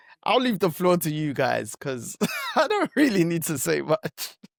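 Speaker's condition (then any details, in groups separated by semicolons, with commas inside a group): No condition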